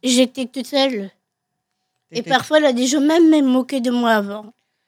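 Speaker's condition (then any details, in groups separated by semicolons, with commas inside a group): Down syndrome; trisomy 21, 47 chromosomes instead of 46; adult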